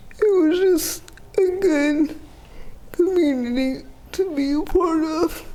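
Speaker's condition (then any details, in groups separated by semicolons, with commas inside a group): Cerebral palsy, athetoid, severe; speech may be hard to understand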